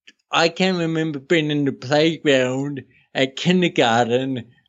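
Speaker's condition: Cerebral palsy; daily hospital speech therapy and physiotherapy for first seven years

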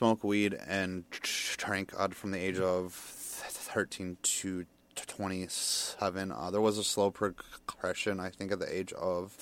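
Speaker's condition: Stutter; stutter since childhood, at least age 8, physically bullied for it; still stutters, public speaking and live energy healing sessions still hard, some days easier; no stutter when drunk from age 13, or high on stimulants after 24 hours awake; repeated sounds

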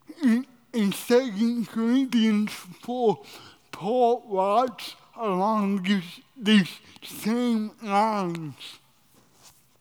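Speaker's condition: Cerebral palsy

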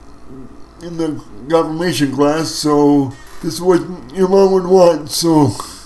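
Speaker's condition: Cerebral palsy; from birth, wheelchair for mobility, childhood physical therapy at crippled children's school and Grand Forks university

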